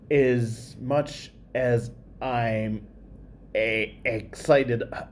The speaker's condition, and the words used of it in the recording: Stuttering. But as soon as it's say 1:50 and keeps going, the more I start to panic, and the more I stutter.